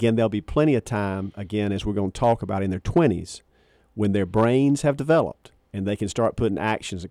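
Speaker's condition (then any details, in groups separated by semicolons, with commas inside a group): No condition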